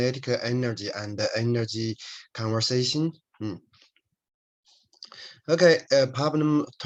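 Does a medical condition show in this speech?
No.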